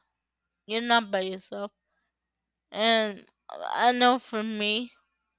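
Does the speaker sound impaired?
Yes: cerebral palsy; uses power wheelchair.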